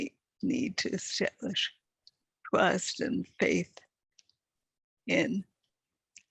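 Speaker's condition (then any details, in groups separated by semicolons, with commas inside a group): Multiple sclerosis; quadriplegic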